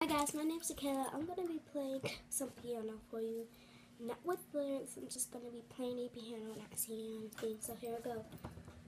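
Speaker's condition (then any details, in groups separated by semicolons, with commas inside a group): No condition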